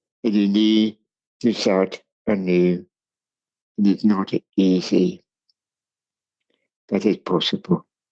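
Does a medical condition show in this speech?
Yes: cerebral palsy.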